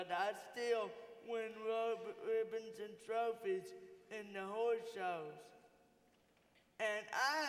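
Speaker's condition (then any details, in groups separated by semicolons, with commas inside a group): Cerebral palsy; from birth, uses wheelchair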